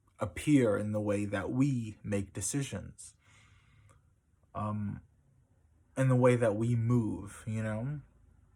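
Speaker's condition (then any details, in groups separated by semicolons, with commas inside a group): No condition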